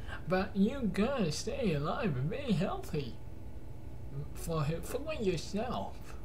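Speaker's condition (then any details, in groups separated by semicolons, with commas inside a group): Cerebral palsy; cannot stand beyond 10 minutes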